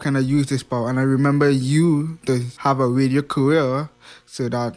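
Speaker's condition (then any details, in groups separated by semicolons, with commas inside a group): Hearing impairment; past speech impediment; hearing not too great; past speech impediment improved with much practice, listening needs much focus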